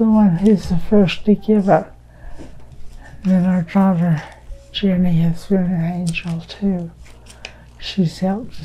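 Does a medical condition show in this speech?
Yes: Parkinson's disease; reduced arm swing, lost smell, trouble lifting overhead, fluctuating symptoms.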